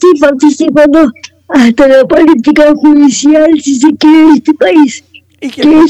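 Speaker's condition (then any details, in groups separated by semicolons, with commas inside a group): Cerebral palsy; wheelchair user, some leg movement, more mobility as child, never walked with canes, needs assistance; no seizures, no medication; voice and way of speaking affected by cerebral palsy, per host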